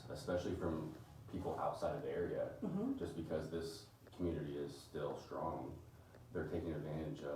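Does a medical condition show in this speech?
No.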